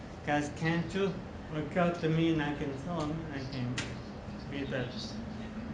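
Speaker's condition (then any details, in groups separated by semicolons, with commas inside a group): Traumatic brain injury; past powered wheelchair use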